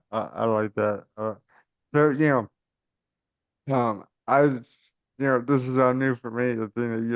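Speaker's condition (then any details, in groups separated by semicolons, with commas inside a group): Cerebral palsy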